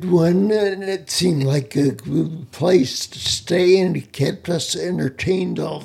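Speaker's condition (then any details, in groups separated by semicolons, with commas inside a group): Spinocerebellar ataxia; speech impediment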